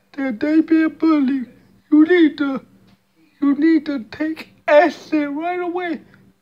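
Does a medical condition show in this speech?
Yes: cerebral palsy; speech hard to understand.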